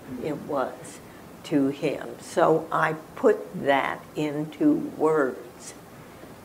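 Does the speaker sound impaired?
Yes: spasmodic dysphonia; 4 months unable to talk before diagnosis, injections keep voice usable on air.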